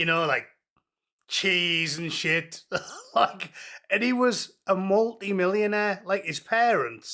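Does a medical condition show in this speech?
No.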